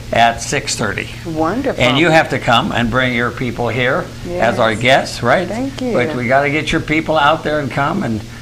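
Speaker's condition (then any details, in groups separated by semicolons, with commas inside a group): No condition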